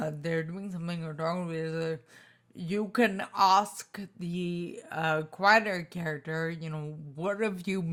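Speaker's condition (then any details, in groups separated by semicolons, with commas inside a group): Spinocerebellar ataxia type 2, SCA2; tongue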